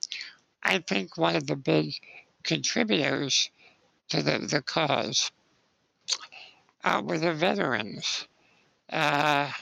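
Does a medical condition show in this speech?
Yes: spinal muscular atrophy; 60 years old.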